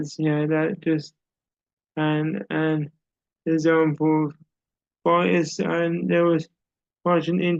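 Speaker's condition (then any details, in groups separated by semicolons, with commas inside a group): Cerebral palsy; audible speech impairment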